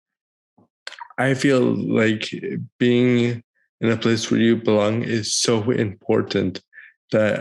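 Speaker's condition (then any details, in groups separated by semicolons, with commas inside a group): Cerebral palsy; present from birth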